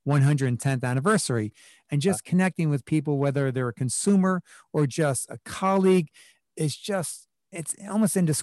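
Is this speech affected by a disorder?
No.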